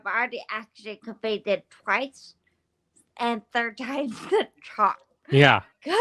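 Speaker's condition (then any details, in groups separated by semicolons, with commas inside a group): Brain injury from boulder; uses wheelchair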